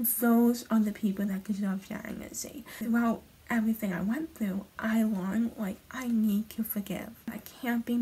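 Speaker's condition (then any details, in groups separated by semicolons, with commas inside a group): Hemiplegic cerebral palsy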